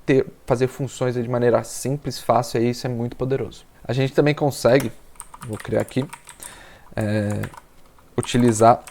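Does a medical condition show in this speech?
No.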